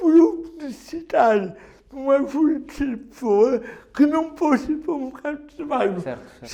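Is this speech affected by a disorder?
Yes: cerebral palsy.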